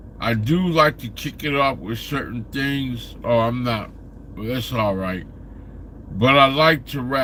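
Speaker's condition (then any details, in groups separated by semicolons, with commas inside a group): Slurred speech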